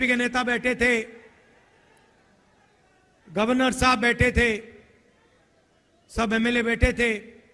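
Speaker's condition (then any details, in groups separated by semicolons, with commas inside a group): No condition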